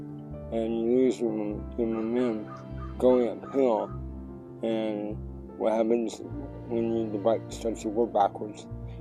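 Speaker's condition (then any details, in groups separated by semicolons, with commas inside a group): Cerebral palsy; tends to mess up words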